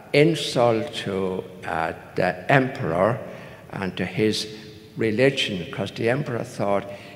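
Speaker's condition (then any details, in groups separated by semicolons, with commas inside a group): No condition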